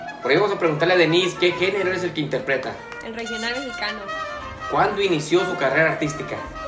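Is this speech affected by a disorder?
No.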